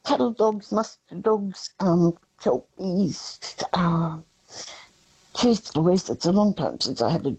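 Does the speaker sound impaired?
Yes: Parkinson's disease; voice affected by Parkinson's; voice holding up tonight; unsure of getting questions out.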